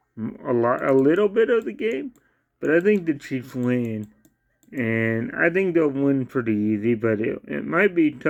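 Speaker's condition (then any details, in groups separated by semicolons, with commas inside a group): Cerebral palsy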